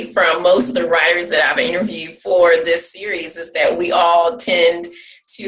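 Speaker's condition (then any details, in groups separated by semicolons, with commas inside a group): No condition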